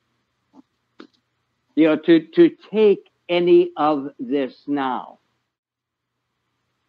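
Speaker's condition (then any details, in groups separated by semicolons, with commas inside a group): No condition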